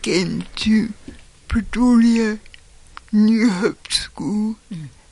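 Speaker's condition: Cerebral palsy; never getting an education

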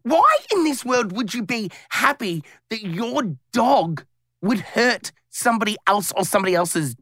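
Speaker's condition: No condition

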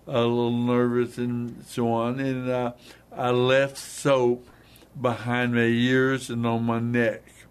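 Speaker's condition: Hemorrhagic stroke, hemorrhagic, basal ganglia

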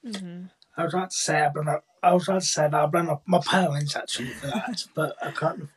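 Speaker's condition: Cerebral palsy, profound hearing loss; speaks clearly despite deafness, BSL first language, primary school speech and language therapy

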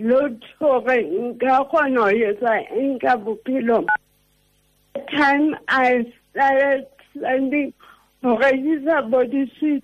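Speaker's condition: Cerebral palsy; affects speech

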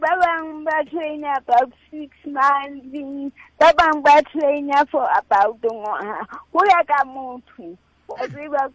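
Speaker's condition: Cerebral palsy; since childhood

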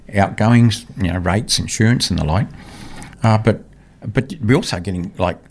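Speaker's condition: No condition

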